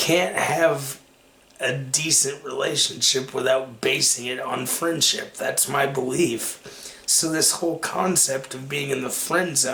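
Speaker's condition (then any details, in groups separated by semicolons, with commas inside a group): Cerebral palsy; takes medication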